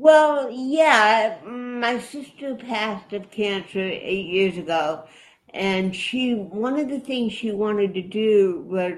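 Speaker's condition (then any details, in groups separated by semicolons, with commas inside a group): Cerebral palsy; affects body movements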